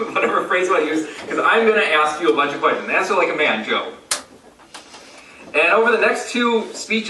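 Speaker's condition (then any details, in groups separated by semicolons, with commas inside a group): No condition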